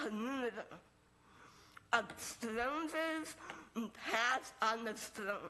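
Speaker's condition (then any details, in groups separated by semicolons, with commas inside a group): Moebius syndrome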